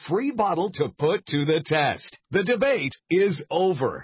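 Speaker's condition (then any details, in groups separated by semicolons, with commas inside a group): No condition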